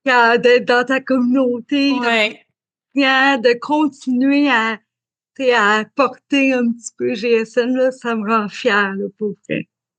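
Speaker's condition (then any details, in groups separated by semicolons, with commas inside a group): Cerebral palsy; spastic diplegic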